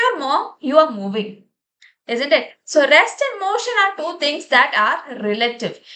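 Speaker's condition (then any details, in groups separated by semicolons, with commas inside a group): No condition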